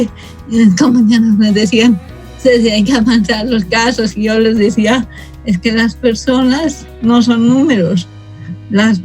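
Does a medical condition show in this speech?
Yes: cerebral palsy from birth.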